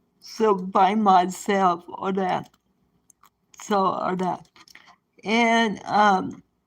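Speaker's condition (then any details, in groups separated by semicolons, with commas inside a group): Cerebral palsy; present from birth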